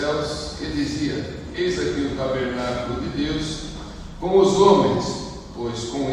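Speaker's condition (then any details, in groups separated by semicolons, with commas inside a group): No condition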